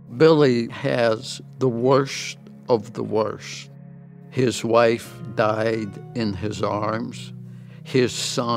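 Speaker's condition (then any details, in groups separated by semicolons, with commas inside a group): ALS; progressive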